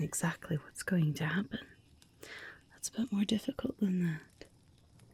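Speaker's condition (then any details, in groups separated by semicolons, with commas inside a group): No condition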